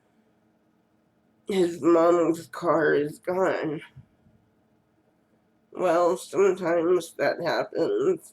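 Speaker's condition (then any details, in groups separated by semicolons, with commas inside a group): Cerebral palsy; first word not said quite right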